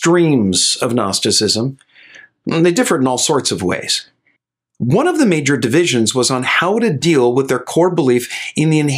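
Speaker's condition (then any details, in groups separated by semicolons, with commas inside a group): No condition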